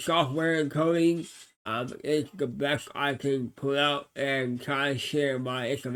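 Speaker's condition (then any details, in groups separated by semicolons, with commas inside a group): Cerebral palsy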